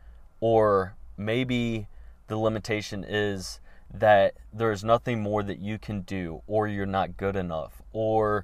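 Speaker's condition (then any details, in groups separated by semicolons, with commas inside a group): No condition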